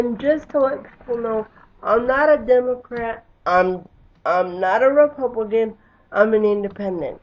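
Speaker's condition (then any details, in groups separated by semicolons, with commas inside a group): Cerebral palsy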